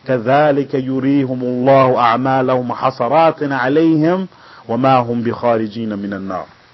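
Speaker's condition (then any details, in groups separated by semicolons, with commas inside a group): No condition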